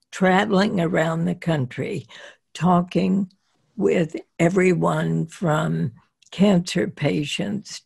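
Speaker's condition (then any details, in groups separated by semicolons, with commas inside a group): Spasmodic dysphonia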